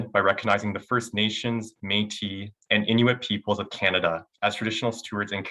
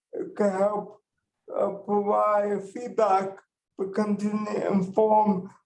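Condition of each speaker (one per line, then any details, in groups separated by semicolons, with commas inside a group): No condition
Cerebral palsy; power wheelchair user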